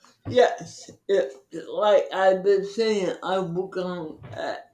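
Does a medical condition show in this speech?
Yes: cerebral palsy; from birth.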